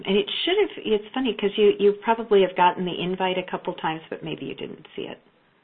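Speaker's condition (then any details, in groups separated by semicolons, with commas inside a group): No condition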